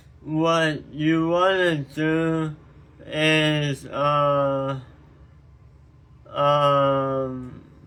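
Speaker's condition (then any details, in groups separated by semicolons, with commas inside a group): Tongue cancer surgery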